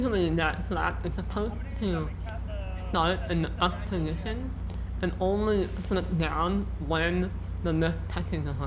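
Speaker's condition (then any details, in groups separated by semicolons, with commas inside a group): Muscular dystrophy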